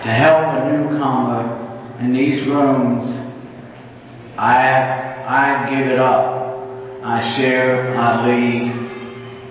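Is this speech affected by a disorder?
Yes: mild cerebral palsy; cannot stand up long.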